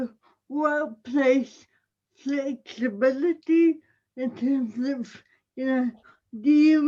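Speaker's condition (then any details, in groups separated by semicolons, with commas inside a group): Cerebral palsy; audible speech impairment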